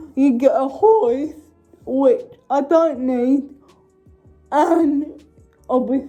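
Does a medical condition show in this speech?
Yes: cerebral palsy.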